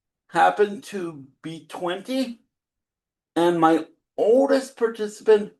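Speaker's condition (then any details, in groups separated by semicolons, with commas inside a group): Cerebral palsy; spastic type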